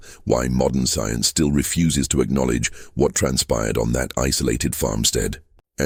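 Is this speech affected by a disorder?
No.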